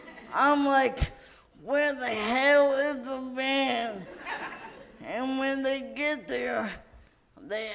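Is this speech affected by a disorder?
Yes: cerebral palsy; from birth, uses wheelchair.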